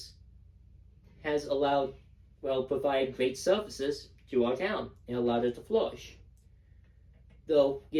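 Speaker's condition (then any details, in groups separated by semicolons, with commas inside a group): No condition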